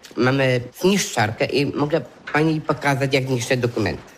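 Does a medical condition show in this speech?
Yes: Down syndrome; intellectual disability.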